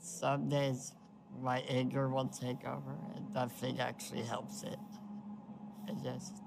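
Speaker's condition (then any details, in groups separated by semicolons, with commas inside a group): Duchenne muscular dystrophy; progressive muscle wasting affecting all muscles, walked as child, stopped walking at age 7; age 29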